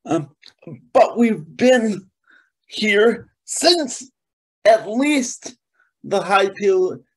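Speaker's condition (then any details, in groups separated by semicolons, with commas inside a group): Cerebral palsy; mainly lower limbs affected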